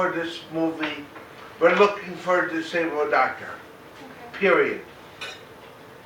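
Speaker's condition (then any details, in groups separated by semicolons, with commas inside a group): Cerebral palsy; very mild form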